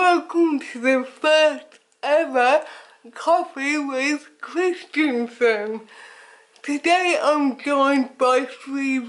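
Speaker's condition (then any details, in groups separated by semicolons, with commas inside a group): Cerebral palsy; affects speech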